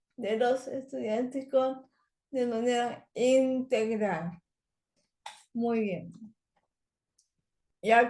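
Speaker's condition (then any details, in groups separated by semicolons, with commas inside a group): Cerebral palsy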